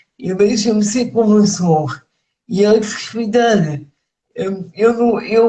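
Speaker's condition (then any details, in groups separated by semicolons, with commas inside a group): Cerebral palsy; speech affected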